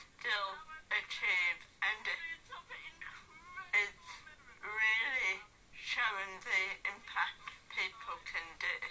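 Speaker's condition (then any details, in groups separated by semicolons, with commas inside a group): Cerebral palsy; oxygen starvation at birth; could not swallow as baby, predicted never to talk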